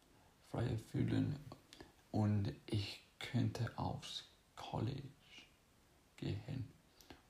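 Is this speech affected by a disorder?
Yes: cerebral palsy; cerebral palsy from birth, invisible disability, pain, slowness.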